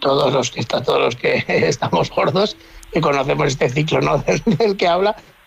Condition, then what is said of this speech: None; typical speech.